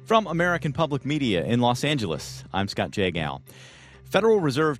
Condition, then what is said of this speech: No condition.